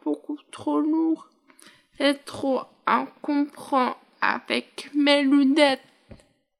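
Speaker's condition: Hearing impairment; implant surgery

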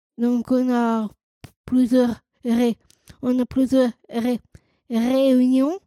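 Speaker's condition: Down syndrome, trisomy 21

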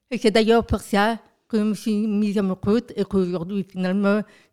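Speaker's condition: Profound deafness from birth, profound, congenital

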